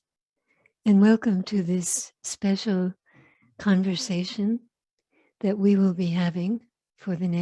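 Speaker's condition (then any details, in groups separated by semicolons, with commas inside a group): No condition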